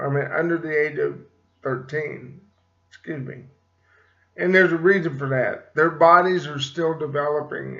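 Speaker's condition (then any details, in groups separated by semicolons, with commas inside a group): Cerebral palsy; slight speech impediment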